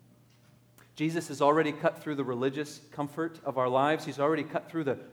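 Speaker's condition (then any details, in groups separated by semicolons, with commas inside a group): No condition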